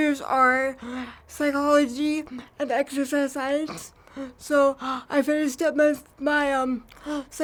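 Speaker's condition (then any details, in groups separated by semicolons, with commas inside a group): Cerebral palsy; from birth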